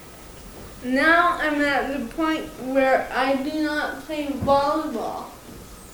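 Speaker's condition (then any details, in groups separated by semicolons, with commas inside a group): Cerebral palsy, mild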